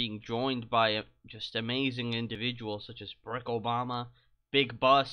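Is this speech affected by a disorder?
No.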